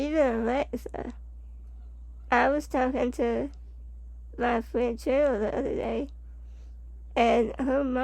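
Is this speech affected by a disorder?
Yes: spinal muscular atrophy type 2; type 2, never walked or stood, wheelchair user.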